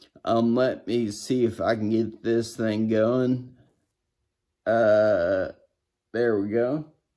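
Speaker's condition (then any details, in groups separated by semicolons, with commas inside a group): Brain injury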